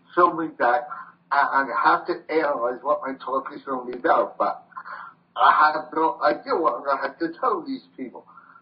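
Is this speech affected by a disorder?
Yes: voice box damage from tracheostomy; brain injury from smoke inhalation, carbon monoxide poisoning, voice box damaged by medic's trach tube; about 30 to 32 years since injury, cannot write, lost fine motor skills; cannot sing as before, ongoing voice challenge.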